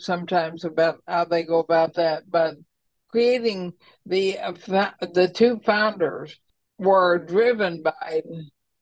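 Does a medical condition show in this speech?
Yes: ALS; neurodegenerative disease affecting the muscles, estimated little over a year to live; slurred speech, still understood by listeners, host says slur not noticeable.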